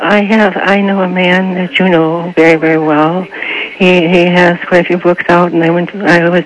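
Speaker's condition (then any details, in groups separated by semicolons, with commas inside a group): Parkinson's disease; support group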